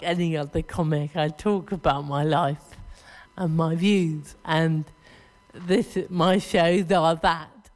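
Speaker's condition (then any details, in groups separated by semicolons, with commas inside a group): Cerebral palsy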